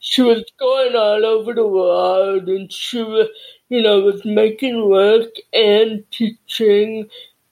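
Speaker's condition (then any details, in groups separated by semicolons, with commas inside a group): Deafness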